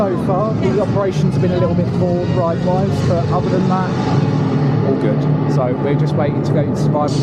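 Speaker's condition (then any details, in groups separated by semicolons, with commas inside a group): No condition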